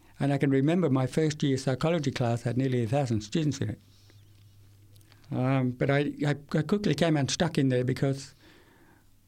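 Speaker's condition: Severe to profound hearing loss; acquired at age 8 from meningitis

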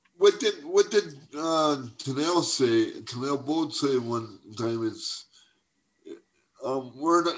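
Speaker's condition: Cerebral palsy; uses wheelchair for mobility

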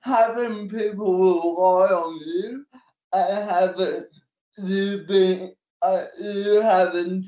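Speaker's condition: Cerebral palsy; physical disability only

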